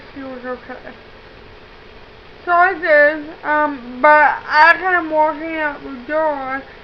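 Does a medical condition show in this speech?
Yes: cerebral palsy.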